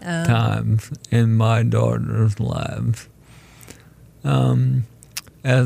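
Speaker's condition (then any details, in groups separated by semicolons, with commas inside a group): ALS; diagnosed almost 4 years ago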